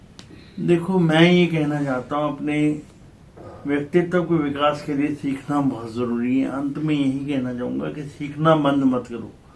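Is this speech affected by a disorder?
Yes: cerebral palsy.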